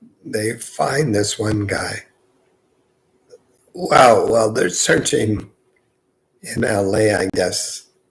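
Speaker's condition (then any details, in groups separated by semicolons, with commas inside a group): Multiple sclerosis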